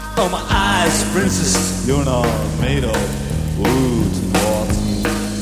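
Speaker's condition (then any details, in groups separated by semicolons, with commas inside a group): No condition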